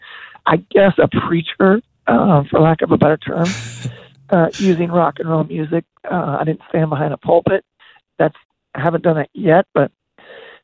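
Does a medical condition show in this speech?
Yes: voice disorder; progressive voice disorder.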